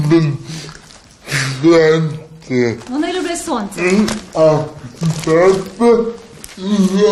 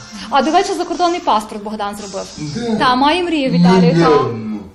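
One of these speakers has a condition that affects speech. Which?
The first: hyperkinetic cerebral palsy; hyperkinetic form, hands do not work, wheelchair.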